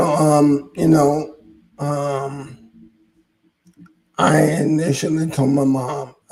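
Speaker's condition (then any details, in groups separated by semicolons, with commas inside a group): ALS; about ten years since diagnosis, wears braces; hoarse voice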